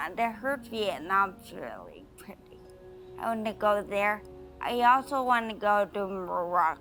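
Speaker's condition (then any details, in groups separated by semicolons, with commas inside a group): Brain injury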